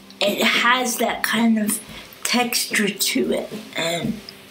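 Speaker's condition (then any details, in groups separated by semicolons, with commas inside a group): Cerebral palsy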